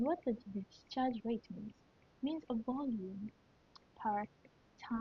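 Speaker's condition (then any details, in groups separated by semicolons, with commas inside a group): No condition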